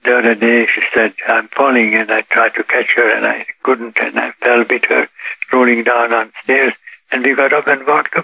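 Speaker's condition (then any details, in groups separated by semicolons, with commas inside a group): Parkinson's disease; Parkinson's disease detected about 8 years ago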